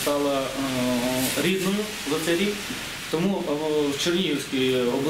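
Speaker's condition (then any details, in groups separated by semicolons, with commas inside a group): No condition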